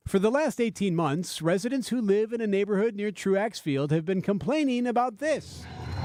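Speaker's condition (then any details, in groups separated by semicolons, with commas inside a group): No condition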